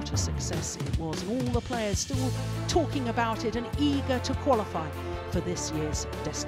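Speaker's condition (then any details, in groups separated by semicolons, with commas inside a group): No condition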